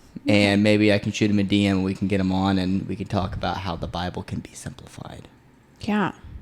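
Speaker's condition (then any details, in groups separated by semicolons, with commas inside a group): No condition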